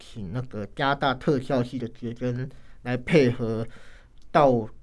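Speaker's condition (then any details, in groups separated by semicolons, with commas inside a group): Hearing loss; moderate bilateral hearing loss, acquired in kindergarten when a bigger child bumped ear, normal before; in-the-ear hearing aids both ears, no cochlear implant, misses fast teacher speech, removes aids in noise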